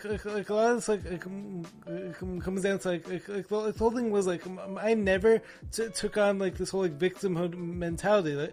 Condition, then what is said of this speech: Stuttering. Like, bro, you have a fucking speech impediment.